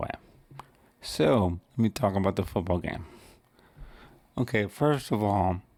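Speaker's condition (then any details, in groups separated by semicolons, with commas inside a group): Cerebral palsy; wheelchair user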